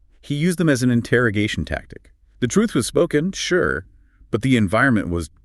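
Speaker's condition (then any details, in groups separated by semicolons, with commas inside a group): No condition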